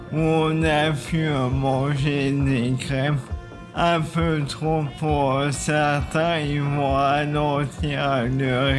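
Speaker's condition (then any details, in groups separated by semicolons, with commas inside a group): ALS (maladie de Charcot); uses wheelchair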